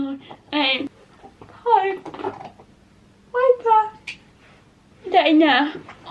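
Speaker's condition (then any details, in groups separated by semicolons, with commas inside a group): Cerebral palsy; not quadriplegic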